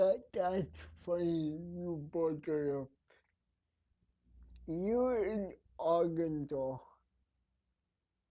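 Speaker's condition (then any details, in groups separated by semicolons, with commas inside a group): Cerebral palsy; needs help at night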